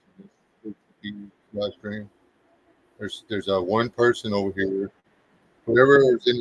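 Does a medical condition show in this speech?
No.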